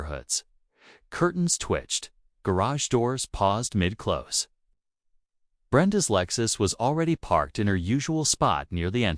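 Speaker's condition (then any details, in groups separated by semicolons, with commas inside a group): No condition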